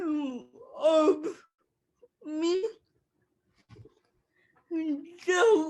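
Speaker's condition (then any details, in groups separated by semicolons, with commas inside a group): Cerebral palsy; speech affected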